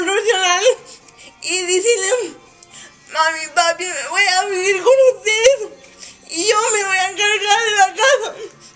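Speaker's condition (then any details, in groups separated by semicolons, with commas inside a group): Cerebral palsy; wheelchair user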